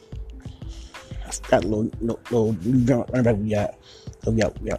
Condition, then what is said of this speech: Stuttering. Yeah, motherfucker, I stutter, goddammit.